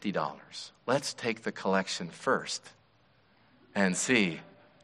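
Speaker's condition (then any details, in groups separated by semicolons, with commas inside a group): No condition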